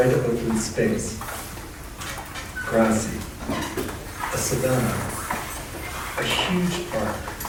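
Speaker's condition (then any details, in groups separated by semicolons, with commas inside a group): No condition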